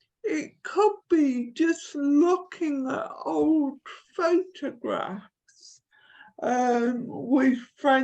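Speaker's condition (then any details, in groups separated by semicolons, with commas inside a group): Cerebral palsy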